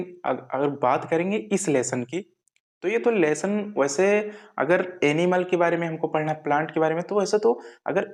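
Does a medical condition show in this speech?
No.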